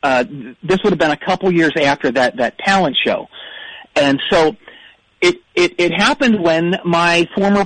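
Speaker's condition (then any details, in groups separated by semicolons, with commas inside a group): No condition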